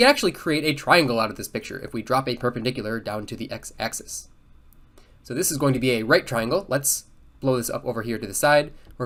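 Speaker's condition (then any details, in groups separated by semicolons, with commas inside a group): No condition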